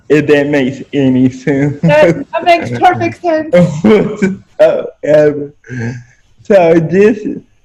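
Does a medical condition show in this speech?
Yes: spastic quadriplegic cerebral palsy.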